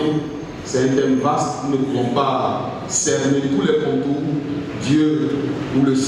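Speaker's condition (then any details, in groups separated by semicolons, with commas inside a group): No condition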